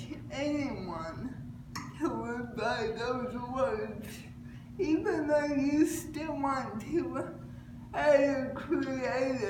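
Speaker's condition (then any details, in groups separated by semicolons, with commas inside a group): Cerebral palsy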